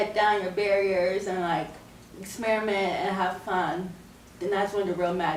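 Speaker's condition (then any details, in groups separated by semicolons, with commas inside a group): Cerebral palsy; scoliosis, spine and leg surgery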